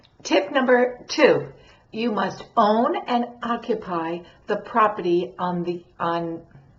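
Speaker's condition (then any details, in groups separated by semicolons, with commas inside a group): No condition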